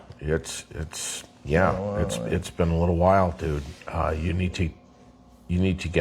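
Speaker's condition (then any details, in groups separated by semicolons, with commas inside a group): No condition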